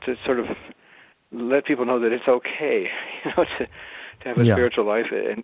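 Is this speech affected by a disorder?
Yes: Parkinson's disease; diagnosed while still working.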